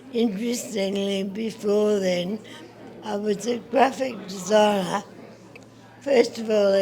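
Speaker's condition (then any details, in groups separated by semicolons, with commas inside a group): Acquired brain injury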